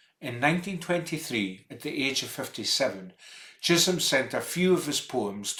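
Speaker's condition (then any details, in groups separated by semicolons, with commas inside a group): No condition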